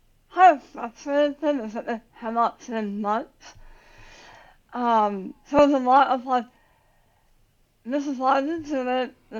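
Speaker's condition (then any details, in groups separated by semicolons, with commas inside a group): Tongue cancer surgery; most of tongue removed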